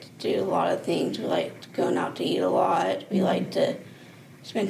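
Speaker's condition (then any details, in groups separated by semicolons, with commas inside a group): Down syndrome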